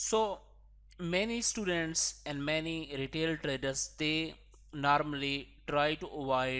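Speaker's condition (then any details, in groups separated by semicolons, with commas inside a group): No condition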